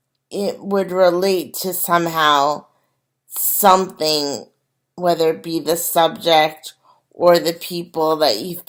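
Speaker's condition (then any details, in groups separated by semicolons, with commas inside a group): Cerebral palsy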